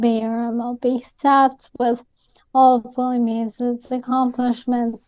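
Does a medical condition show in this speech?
Yes: ALS; speech affected by ALS, noticeable on podcasts and shows.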